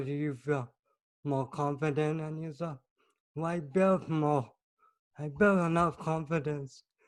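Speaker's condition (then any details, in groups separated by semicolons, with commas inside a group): Cerebral palsy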